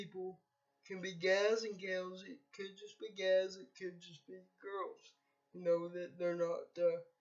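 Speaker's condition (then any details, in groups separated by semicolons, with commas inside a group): Cerebral palsy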